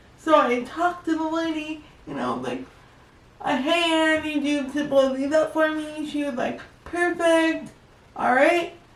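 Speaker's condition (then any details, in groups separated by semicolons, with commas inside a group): Cerebral palsy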